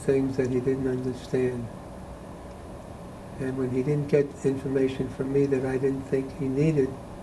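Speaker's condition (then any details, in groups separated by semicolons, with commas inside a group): Parkinson's disease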